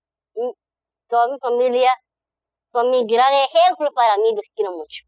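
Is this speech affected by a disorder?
Yes: Down syndrome; present from birth.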